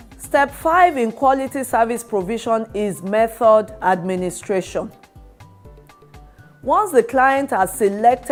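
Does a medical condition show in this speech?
No.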